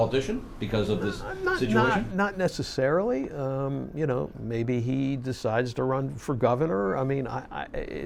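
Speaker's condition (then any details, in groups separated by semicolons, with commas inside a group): No condition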